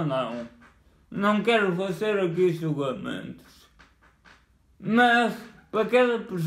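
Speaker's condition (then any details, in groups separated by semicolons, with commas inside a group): Cerebral palsy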